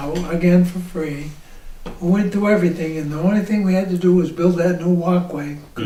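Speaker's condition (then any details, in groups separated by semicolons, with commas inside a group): ALS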